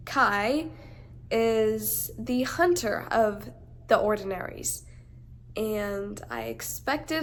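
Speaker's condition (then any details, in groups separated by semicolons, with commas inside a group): No condition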